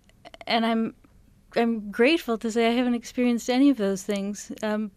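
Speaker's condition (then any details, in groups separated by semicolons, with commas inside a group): Parkinson's disease; diagnosed 10 years ago by Dr. Dorsey, first sign trouble lifting feet, deep brain stimulation surgery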